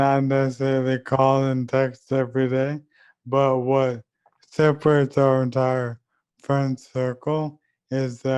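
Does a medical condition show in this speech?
Yes: ALS.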